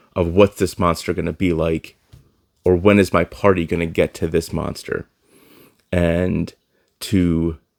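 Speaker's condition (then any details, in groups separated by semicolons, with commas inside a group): No condition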